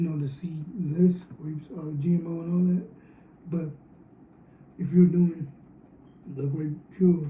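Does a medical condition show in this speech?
Yes: cerebral palsy.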